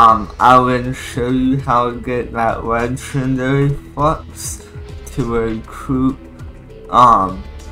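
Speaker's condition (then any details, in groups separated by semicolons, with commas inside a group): Cerebral palsy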